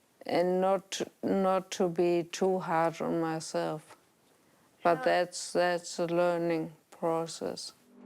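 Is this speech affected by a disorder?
Yes: traumatic brain injury, severe.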